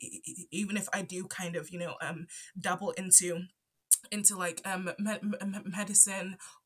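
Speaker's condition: Stutter; onset around age 5 after move from Zambia to UK, none before per parents, cause unknown; adult, ongoing stutter; stutters here and there, stutter affects talking, often stays quiet to avoid stuttering; repeated sounds, repeated words, prolonged sounds

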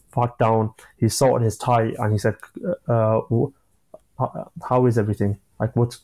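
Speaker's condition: Stammering; stammer since childhood, early NHS speech and language therapy in group with others who stammer, told could never speak fluently; not a fluent speaker, openly admits stammer; prolonged sounds

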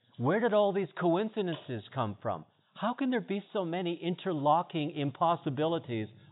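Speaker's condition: No condition

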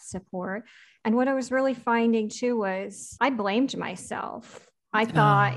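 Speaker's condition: Cleft palate; congenital cleft palate

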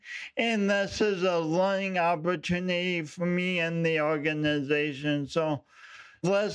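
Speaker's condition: Speech impediment; affects voice

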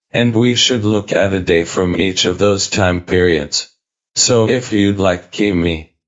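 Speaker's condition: ALS, speech-generating device; talking and breathing

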